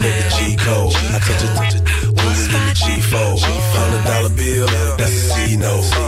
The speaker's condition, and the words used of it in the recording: No condition.